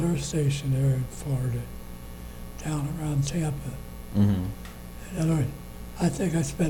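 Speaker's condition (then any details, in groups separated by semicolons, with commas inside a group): Parkinson's disease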